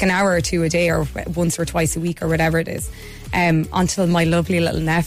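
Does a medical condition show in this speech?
No.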